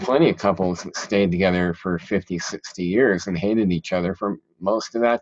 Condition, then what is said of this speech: Cleft palate. And I have a speech impediment that I still have.